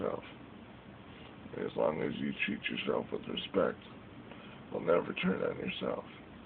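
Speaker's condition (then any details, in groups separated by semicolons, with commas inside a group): Cerebral palsy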